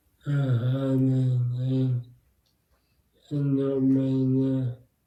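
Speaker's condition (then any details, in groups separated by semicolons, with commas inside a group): Bulbar and upper limb MND; bulbar and upper limb onset, thyroid removed before diagnosis; over 1.5 years since diagnosis, cannot walk, hands useless, no feeding tube; voice gone, swallowing affected, respiratory function good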